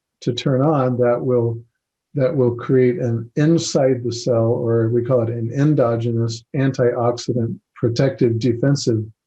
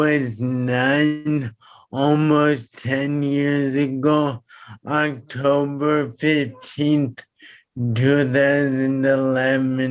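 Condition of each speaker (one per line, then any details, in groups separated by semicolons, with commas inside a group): No condition
Traumatic brain injury; caused by accident; almost 10 years since onset, physical therapy, therapeutic swimming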